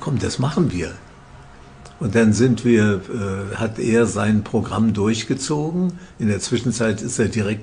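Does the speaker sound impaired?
Yes: Parkinson's disease; diagnosed by a psychiatrist, treated by professor Jens Volkmann in Würzburg, on medication.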